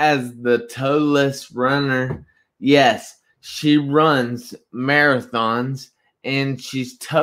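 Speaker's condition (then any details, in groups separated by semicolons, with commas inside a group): Traumatic brain injury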